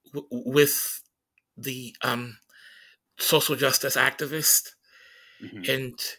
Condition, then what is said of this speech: Stuttering. And thank you for putting up with my stutter.